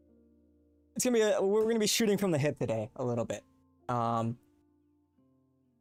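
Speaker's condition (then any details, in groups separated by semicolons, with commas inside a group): No condition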